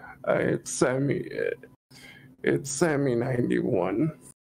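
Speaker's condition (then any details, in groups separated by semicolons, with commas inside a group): Cerebral palsy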